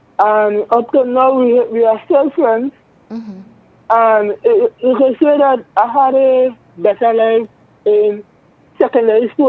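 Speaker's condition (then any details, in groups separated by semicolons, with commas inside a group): Cerebral palsy; present from birth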